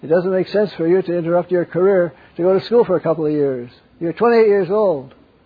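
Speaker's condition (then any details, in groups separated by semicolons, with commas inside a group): Parkinson's; takes cold shower instead of lying awake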